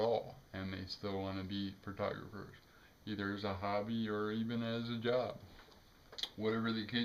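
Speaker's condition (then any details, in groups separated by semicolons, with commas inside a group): Cerebral palsy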